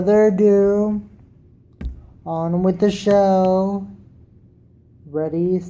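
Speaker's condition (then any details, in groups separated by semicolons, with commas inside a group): Cerebral palsy; wheelchair user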